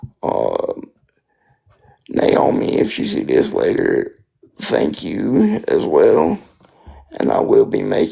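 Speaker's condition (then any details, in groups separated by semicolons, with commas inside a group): Spastic quadriplegic cerebral palsy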